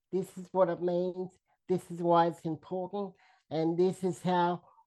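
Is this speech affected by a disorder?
Yes: cerebral palsy, spastic quadriplegia.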